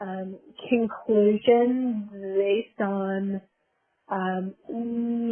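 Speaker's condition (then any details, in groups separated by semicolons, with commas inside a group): ALS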